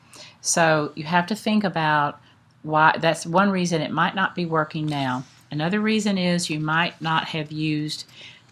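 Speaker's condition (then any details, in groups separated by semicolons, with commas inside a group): No condition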